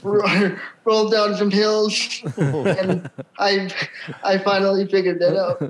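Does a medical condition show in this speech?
Yes: cerebral palsy; from birth, wheelchair user; chronic pain, gradual progression over years, medication for bladder spasms.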